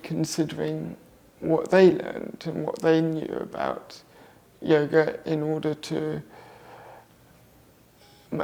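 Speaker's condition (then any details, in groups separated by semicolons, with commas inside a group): Cerebral palsy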